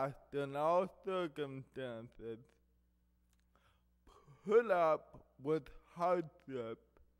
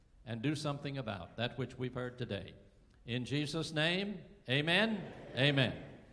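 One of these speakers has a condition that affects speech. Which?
The first: cerebral palsy; affects hearing and speech.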